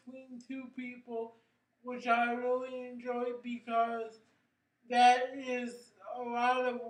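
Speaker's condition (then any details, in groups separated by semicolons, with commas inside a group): Cerebral palsy; brain injury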